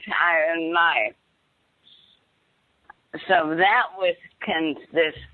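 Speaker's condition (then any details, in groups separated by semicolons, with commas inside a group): ALS, bulbar palsy; voice affected, husband Larry fills in details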